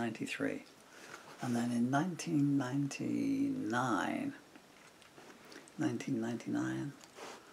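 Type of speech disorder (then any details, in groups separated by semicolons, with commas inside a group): Bulbar dysarthria; progressive bulbar palsy (MND)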